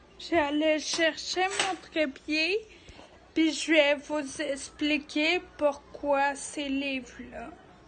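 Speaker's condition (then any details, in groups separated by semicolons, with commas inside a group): Ataxia; degenerative; physiotherapy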